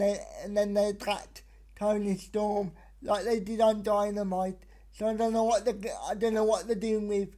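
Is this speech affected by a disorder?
Yes: cerebral palsy.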